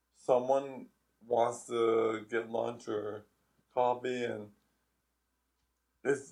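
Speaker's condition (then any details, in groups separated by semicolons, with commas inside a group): ALS; progressive weakness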